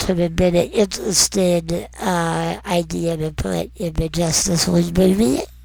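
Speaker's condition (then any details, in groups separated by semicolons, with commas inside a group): Non-progressive muscular dystrophy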